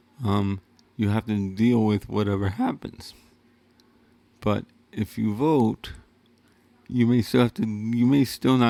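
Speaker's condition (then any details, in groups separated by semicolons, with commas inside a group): Cerebral palsy; wheelchair user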